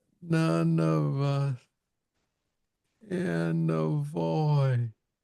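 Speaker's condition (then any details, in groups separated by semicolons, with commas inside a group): Parkinson's disease; young onset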